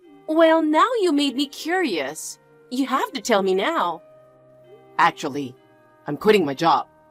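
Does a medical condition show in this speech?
No.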